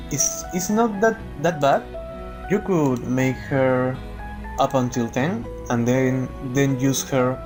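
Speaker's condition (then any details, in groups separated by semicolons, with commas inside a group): No condition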